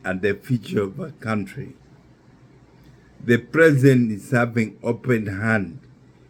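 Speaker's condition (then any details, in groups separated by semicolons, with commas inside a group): Neurological disease; struggles to speak, relearning speech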